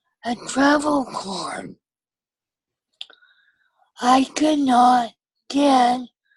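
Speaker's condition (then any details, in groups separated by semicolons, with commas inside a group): Cerebral palsy with ataxia; ataxia, tracheostomy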